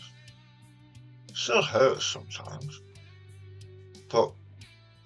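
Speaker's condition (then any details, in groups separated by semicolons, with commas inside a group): Partial glossectomy for tongue cancer; almost half of tongue removed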